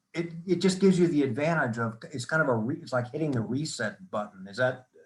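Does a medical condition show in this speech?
No.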